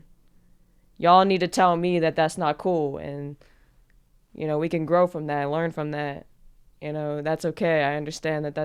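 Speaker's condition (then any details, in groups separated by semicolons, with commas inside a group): No condition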